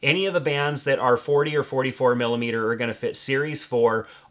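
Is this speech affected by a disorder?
No.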